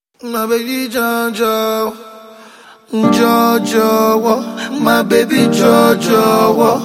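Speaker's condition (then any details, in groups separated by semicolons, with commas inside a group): No condition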